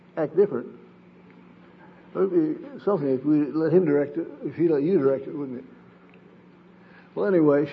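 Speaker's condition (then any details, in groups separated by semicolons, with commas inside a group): Parkinson's disease; sleep disrupted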